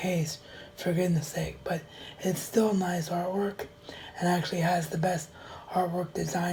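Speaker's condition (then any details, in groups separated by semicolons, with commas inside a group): Cerebral palsy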